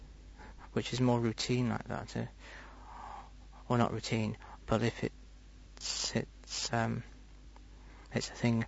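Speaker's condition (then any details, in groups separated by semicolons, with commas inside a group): Stammering; stammering onset about age 6 or 7 or later, noticed at school, no known family history; self-described speech impediment; prolonged sounds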